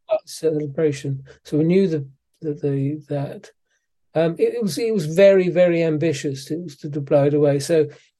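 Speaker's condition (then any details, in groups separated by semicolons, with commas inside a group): Parkinson's disease; suspected for a while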